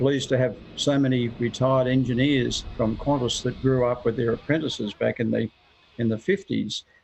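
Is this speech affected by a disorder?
No.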